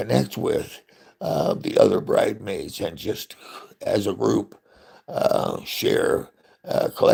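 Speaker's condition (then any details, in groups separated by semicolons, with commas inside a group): Parkinson's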